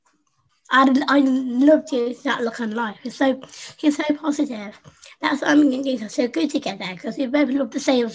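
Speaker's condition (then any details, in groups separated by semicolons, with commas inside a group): Down syndrome; congenital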